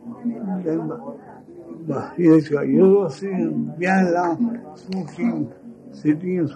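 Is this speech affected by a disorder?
Yes: speech loss after head injury; very difficult to utter words, speech feels heavy.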